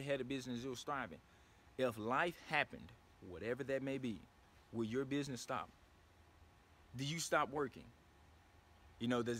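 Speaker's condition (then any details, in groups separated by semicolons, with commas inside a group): No condition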